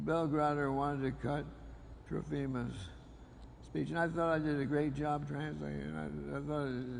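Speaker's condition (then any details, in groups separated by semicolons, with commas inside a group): Parkinson's disease; diagnosed 20 years ago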